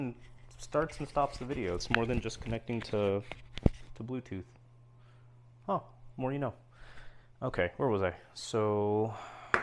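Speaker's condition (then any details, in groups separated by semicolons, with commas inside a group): No condition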